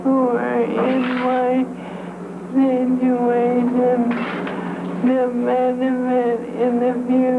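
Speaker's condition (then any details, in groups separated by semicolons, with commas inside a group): ALS; diagnosed at 38, barely walks, hands lost, strong liquid medication; voice barely audible, later almost unintelligible, swallowing and breathing problems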